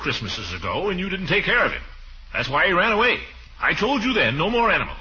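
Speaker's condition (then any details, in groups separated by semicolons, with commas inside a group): No condition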